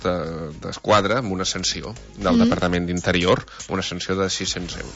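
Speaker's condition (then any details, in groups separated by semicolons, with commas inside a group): No condition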